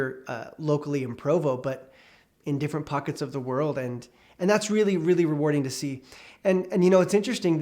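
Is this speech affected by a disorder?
No.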